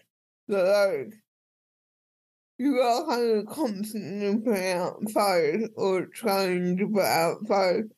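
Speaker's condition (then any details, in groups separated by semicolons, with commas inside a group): Cerebral palsy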